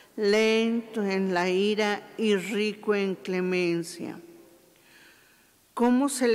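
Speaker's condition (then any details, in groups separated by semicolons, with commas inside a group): No condition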